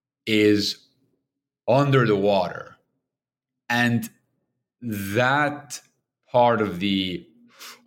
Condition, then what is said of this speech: Stuttering. I will start by just mentioning it is true, I do have a stutter. Everyone's internet is working just fine.